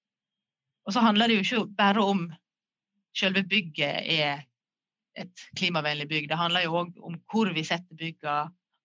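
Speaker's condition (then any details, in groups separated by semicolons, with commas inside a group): No condition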